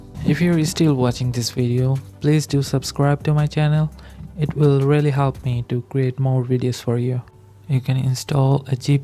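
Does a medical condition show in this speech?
No.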